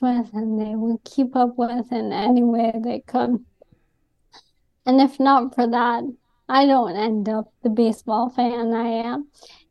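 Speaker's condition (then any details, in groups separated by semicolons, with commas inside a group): ALS; atypical young woman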